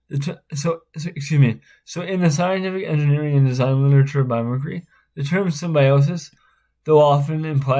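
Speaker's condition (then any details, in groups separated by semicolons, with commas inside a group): Spastic cerebral palsy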